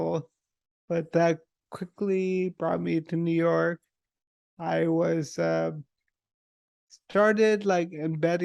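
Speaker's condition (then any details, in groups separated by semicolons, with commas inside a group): Multiple sclerosis; diagnosed age 25, cannot use pen and paper; voice strong, speaks rather than writes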